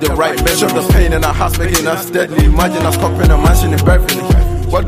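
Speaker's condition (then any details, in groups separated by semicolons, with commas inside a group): No condition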